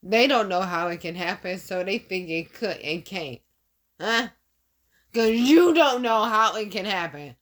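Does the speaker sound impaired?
Yes: dysarthria; affecting speech now, audible in recording.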